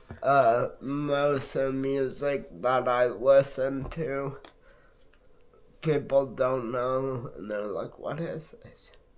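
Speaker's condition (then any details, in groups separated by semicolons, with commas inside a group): Multiple sclerosis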